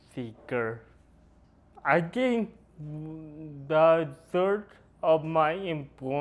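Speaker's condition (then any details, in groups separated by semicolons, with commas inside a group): Cerebral palsy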